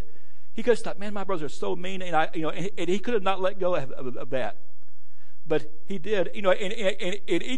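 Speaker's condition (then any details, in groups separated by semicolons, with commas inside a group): Stuttering; repeated sounds, repeated words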